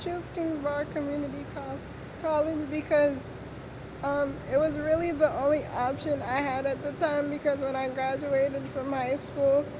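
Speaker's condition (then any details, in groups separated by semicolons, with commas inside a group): Cerebral palsy; wheelchair user; about 25 years since diagnosis, wheelchair throughout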